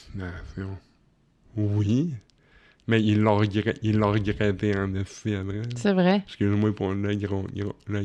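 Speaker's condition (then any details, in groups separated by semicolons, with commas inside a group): Cerebral palsy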